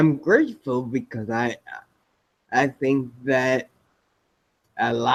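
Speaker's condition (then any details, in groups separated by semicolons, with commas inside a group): Spinocerebellar ataxia type 7, SCA7; progressive degenerative, speech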